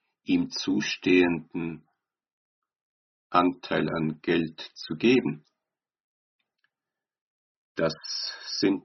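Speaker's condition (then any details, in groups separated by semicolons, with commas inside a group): No condition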